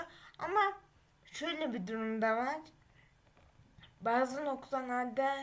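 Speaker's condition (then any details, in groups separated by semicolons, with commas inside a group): Cerebral palsy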